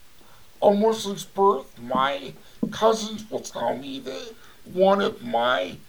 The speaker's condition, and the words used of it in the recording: Cerebral palsy. It affects, as you can tell, my voice.